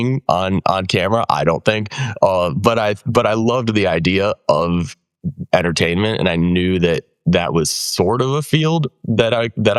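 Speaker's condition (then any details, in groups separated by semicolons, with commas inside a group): No condition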